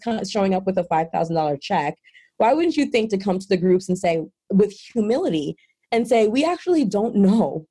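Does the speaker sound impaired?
No.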